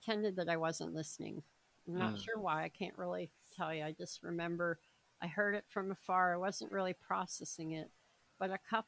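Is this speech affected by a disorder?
Yes: cleft palate; congenital, very severe, no nose, no upper lip, 26 surgeries, speech therapy for 11 years.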